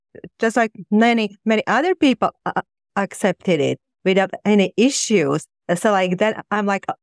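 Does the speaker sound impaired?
Yes: stuttering; stutter since childhood, free psychotherapy with psychologist for speech from age 11 for three years; still stutters, public speaking on podcasts and shows often stressful; can speak, a year ago would have refused podcasts; here repeated sounds, repeated words.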